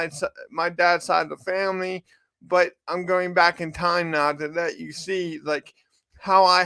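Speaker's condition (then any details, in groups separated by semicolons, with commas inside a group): Cerebral palsy; from birth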